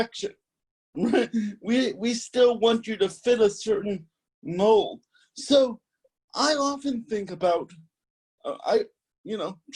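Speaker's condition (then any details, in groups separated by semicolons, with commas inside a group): Cerebral palsy; spastic type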